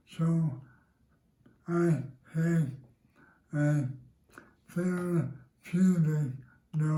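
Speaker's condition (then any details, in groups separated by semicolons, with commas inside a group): ALS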